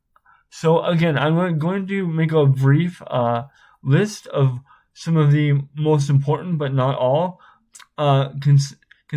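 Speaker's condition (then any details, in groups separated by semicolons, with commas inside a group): Spastic cerebral palsy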